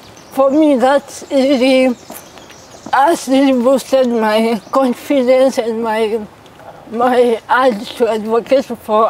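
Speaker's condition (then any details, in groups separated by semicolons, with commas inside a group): Cerebral palsy; from birth; 33 years with condition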